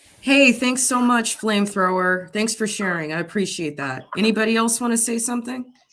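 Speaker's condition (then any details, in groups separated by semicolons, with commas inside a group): No condition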